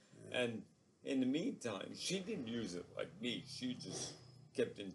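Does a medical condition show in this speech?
Yes: ALS; progressively crippling neurological disorder, living with it about three years.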